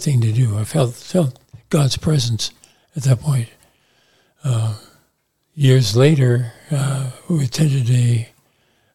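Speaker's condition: Parkinson's disease; weak shoulder

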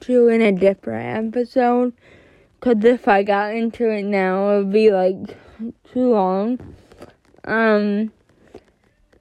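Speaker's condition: Cerebral palsy; more jerking in class

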